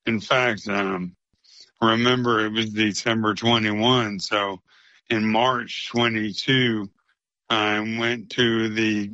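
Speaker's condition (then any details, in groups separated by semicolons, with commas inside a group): ALS; slower progression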